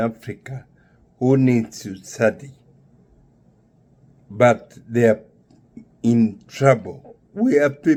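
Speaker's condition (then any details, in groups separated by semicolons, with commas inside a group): Neurological disease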